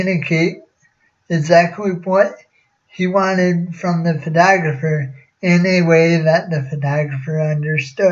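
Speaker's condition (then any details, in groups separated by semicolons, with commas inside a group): Cerebral palsy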